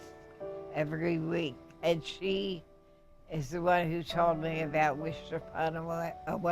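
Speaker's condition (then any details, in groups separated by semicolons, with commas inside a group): Parkinson's; developed after earlier mental illness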